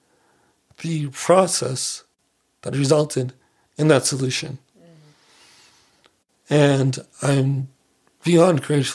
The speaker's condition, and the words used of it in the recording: ALS (motor neuron disease). I think that has slightly altered my voice.